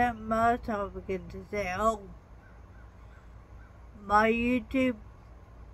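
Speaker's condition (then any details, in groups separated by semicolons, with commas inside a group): Traumatic brain injury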